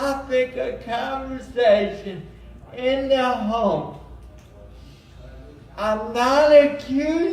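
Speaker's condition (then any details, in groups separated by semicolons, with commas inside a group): Cerebral palsy; since birth, brain damage at birth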